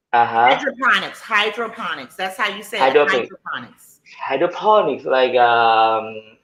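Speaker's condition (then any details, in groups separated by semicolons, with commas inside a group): No condition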